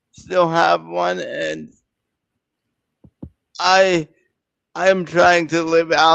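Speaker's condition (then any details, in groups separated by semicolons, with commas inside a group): Cerebral palsy; present from birth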